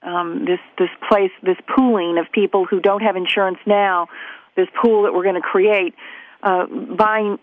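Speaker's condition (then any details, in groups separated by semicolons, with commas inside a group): No condition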